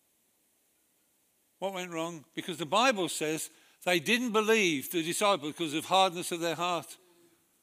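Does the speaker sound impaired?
Yes: Parkinson's disease; speech affected at brain scan.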